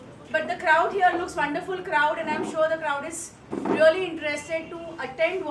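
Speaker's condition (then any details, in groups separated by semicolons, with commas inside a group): No condition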